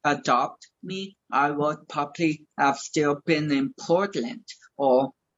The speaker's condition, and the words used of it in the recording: Cerebral palsy. It only affects my balance, my speech, and coordination.